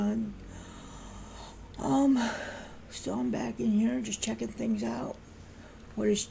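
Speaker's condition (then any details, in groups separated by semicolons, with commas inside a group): Cerebral palsy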